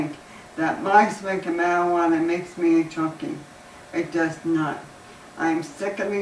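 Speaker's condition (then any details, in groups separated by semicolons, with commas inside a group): ALS; lost use of arms; terminal stage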